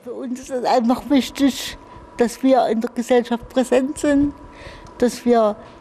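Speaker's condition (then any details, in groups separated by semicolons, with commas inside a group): Infantile cerebral palsy, spastic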